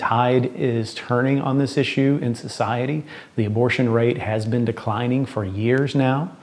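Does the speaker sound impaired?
No.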